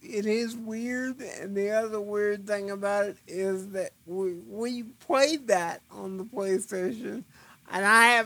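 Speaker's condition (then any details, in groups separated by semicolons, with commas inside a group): Cerebral palsy; difficulty focusing in VR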